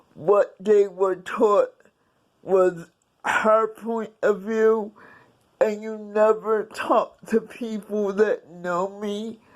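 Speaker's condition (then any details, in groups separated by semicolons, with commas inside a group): Cerebral palsy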